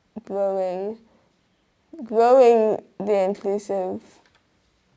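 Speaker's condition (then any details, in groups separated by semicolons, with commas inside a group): Cerebral palsy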